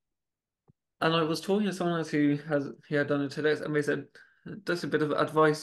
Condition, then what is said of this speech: Stuttering. I feel like at work, my stammer is completely different to when I'm at home.